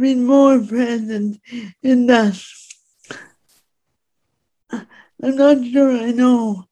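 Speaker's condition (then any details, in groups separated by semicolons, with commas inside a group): Speech impediment; finds writing easier than speaking, speaks in own way without modifying accent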